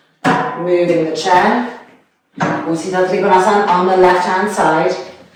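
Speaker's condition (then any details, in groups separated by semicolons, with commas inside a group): No condition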